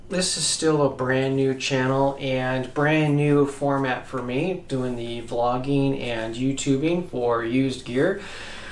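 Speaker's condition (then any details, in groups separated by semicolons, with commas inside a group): No condition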